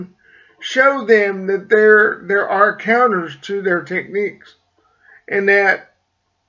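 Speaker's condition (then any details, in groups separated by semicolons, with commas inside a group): Cerebral palsy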